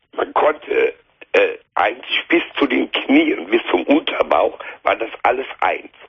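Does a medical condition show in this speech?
Yes: laryngeal cancer; five nodules surgically removed from larynx, larynx can be preserved, no metastases found; diagnosed 6 weeks ago, 5 nodules removed from larynx, heavy chemotherapy pending; hoarse voice, sounds like having a cold.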